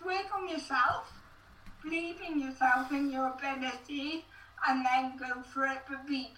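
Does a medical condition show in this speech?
Yes: cerebral palsy.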